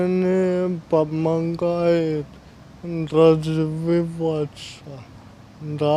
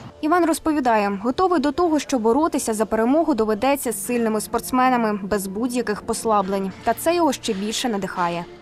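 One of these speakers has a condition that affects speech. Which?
The first: cerebral palsy.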